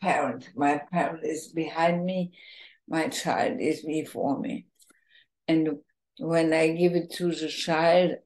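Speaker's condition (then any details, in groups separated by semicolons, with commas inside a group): ALS, bulbar form, bulbar onset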